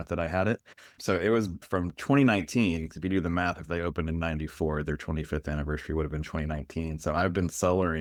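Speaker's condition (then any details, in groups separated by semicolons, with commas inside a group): No condition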